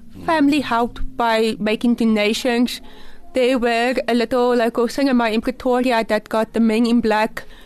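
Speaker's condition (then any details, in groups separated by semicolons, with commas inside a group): Deafness; community-funded cochlear implant, formerly hearing aid with disposable batteries, speech therapy at Coral Detour Centre Pretoria; rechargeable cochlear implant, difficulty understanding music; speaks a bit in back of throat, speech impediment, learned sound by feeling neck vibration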